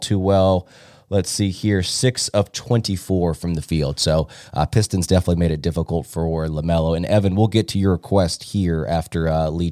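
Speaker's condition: No condition

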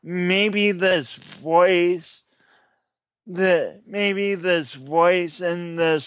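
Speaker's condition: Cerebral palsy; cerebral palsy from birth, oxygen loss at birth, substantial coordination difficulties since childhood, speech impediment developed while growing; adult, regular yoga practice for about 7 years; distinctive one-of-a-kind accent-like speech, audible throughout recording

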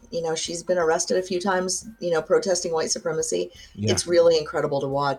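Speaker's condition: No condition

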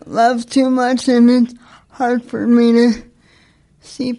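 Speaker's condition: Spastic quadriplegic cerebral palsy, severe; lack of brain oxygen at birth, born 3 months premature, birth weight 1 pound 14 ounces, all muscles very tight; tightness audible in voice, attributed to excitement, able to talk unlike many with severe CP

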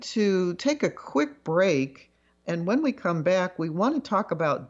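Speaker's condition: No condition

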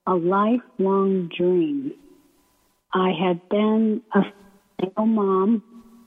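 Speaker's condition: ALS; onset right foot at VA internship in Maine, year of testing before diagnosis, wheelchair user; about three years since onset, two since diagnosis, progressed, needs Beasy board for transfers; breathing muscles weak, speech effortful, may sound weak or unclear, paces speech with breath, slowing, pausing

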